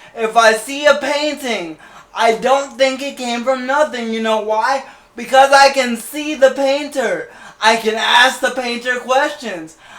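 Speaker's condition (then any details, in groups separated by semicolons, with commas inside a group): Cerebral palsy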